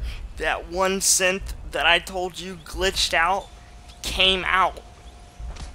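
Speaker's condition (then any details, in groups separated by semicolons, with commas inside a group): Cerebral palsy, mild; speech sometimes affected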